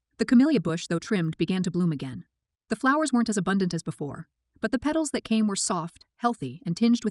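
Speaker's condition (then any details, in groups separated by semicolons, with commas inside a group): No condition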